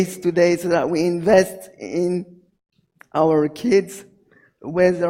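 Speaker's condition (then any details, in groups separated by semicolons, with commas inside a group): Cerebral palsy; premature birth, arms held up; hyperventilates without physiotherapy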